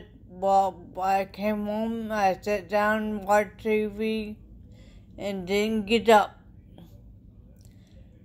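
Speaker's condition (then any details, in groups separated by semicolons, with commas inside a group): Traumatic brain injury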